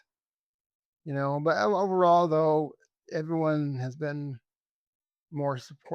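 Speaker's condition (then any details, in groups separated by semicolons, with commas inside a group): ALS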